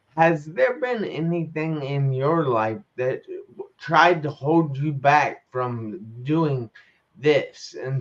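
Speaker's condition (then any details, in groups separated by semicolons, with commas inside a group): Traumatic brain injury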